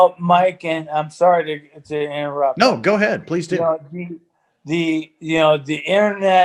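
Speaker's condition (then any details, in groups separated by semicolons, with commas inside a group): ALS; breathing affected after injection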